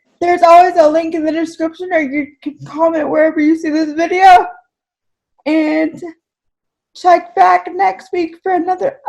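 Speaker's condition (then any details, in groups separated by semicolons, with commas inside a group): Cerebral palsy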